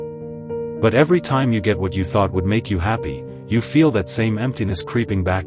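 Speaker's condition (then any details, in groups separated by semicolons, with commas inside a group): No condition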